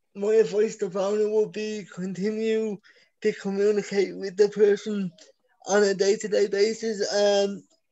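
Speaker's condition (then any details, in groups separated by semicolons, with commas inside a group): Cerebral palsy; from birth, scoliosis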